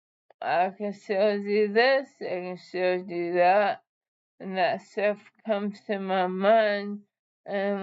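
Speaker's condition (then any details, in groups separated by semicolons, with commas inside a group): ALS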